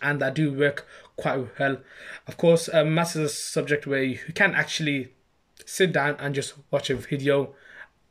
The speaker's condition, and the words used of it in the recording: Stuttering. Well, that took quite a long time.